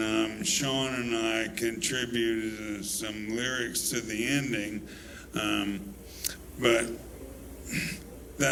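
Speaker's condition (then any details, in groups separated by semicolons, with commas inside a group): ALS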